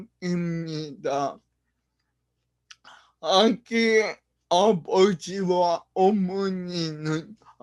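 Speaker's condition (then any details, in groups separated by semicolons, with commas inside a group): Brain lesion disability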